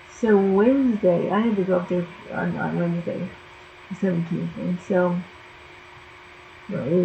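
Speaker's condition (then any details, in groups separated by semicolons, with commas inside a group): Cerebral palsy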